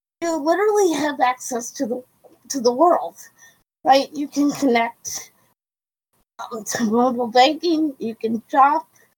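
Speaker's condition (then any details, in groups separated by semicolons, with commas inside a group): Cerebral palsy; brain damage from lack of oxygen at birth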